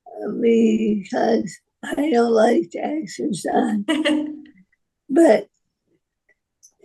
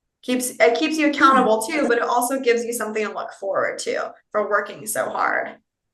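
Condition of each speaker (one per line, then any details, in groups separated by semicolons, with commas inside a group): Parkinson's disease; about 31 years since diagnosis, still active
No condition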